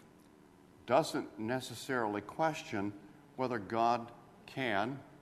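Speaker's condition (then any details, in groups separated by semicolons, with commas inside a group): No condition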